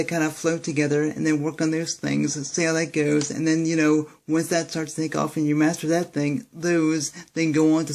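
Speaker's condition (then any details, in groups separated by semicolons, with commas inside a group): Cerebral palsy; Ilizarov leg operation, right hip displacement; speaks fast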